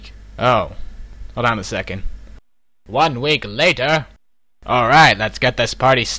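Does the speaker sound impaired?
No.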